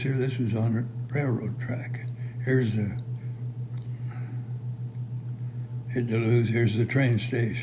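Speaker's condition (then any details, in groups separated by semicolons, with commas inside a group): Parkinson's; severe, says unable to move anything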